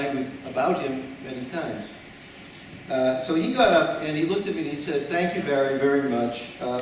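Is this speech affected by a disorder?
No.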